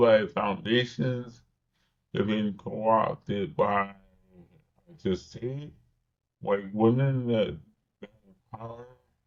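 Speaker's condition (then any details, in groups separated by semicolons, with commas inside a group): Cerebral palsy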